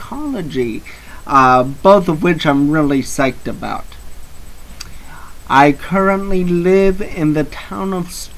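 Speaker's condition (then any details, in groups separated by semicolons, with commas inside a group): Cerebral palsy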